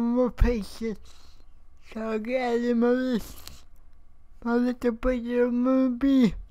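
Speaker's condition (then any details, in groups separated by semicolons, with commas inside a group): Cerebral palsy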